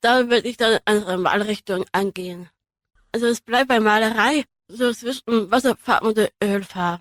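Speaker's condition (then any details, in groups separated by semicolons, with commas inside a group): Down syndrome; 24 years old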